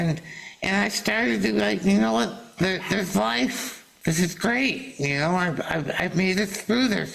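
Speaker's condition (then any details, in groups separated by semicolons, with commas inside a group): Salivary duct carcinoma surgery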